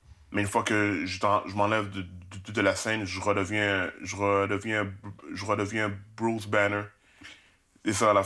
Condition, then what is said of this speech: Stuttering. Je vais prendre le mot qui est le plus facile à dire